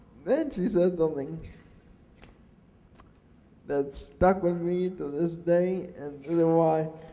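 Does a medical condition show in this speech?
Yes: cerebral palsy; mixed quadriplegic type.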